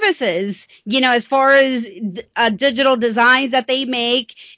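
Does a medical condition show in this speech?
No.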